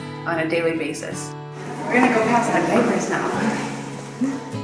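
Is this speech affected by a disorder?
No.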